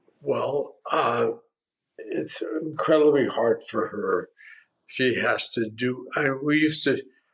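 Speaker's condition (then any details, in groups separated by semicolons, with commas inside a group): Primary lateral sclerosis; tongue, voice, left side involvement, left arm spasticity; progressive, worsening weekly, wheelchair much of time, new medications; voice fatigue worsening, voice exercises, starting liquid swallowing difficulty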